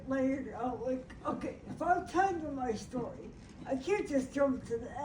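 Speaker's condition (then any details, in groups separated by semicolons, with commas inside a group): Brain injury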